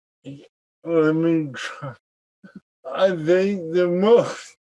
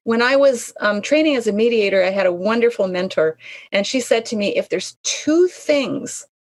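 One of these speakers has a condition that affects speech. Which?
The first: cerebral palsy; present from birth; speech therapy as child, now speaks clearly.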